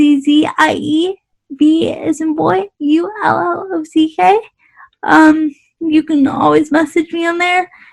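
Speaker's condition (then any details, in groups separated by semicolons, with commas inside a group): Cerebral palsy; quadriplegic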